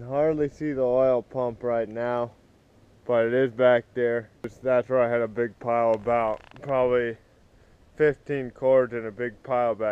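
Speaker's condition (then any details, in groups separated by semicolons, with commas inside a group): Cerebral palsy; spastic, affects walking and legs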